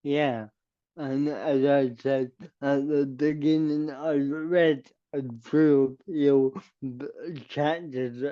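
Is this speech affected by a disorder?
Yes: cerebral palsy; speech impediment, rehearsed words for clarity.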